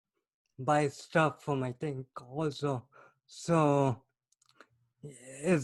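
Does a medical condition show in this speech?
Yes: cerebral palsy; soon after birth, brain oxygen lack, heart defect; about 26 years since onset, physical and occupational therapy.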